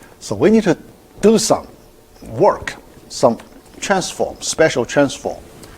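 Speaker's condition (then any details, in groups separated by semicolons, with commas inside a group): No condition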